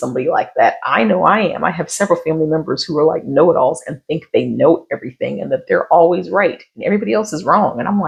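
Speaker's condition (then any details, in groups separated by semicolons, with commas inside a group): No condition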